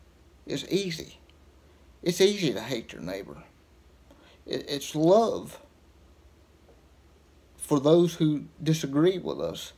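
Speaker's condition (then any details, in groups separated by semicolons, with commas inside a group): Cerebral palsy; reports speaking clearly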